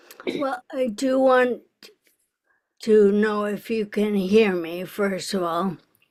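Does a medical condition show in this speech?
Yes: ALS; diagnosed 2.5 years, onset 7 years, needs transfer help; speech audibly affected.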